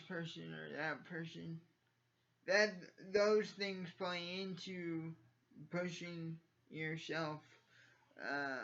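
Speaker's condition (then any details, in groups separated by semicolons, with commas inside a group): Cerebral palsy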